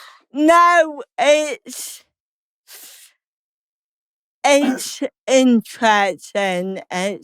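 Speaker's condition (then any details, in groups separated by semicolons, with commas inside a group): Cerebral palsy; slow speech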